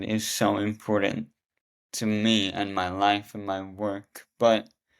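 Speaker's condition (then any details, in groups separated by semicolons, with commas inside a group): Rare muscular dystrophy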